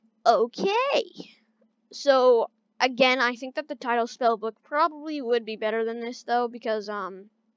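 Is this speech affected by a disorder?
No.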